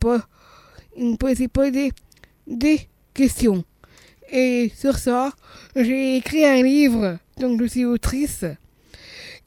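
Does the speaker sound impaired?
Yes: Down syndrome; congenital, heart malformation, heart surgery at age one after staphylococcus aureus, later reoperated; aged 39; swallowing problems, slowness, childhood speech therapy to tone tongue.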